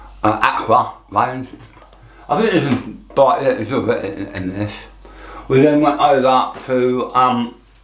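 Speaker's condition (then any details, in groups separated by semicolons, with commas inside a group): Tongue cancer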